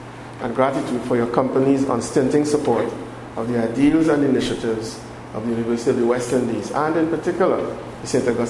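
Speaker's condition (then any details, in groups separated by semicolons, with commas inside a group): No condition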